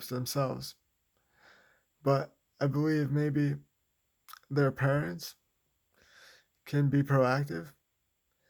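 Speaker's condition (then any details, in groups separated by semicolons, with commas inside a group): Cerebral palsy, spastic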